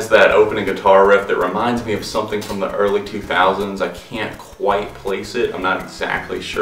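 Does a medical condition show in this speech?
No.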